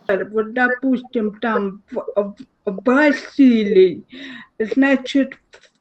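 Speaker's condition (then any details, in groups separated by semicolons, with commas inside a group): Cerebral palsy, spastic diplegia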